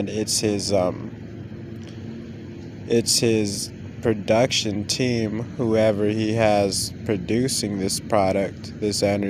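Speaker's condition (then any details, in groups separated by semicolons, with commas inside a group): No condition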